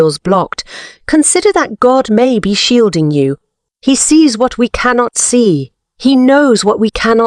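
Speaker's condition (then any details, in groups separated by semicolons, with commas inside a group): No condition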